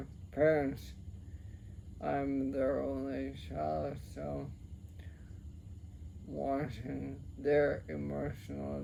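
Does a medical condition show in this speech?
Yes: ALS, sporadic; weak arms, hands, core, walks with assistance, edaravone ineffective; speech affected.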